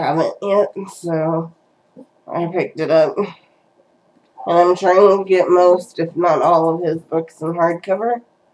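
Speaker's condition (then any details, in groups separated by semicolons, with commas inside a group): Cerebral palsy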